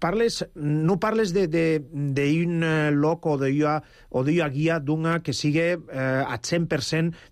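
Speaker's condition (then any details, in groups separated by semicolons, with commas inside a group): No condition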